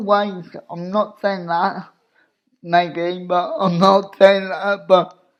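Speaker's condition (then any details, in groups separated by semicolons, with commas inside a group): Cerebral palsy; obvious speech impediment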